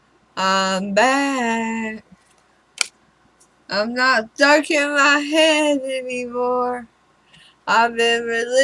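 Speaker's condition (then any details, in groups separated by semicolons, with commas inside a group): Throat cancer radiation damage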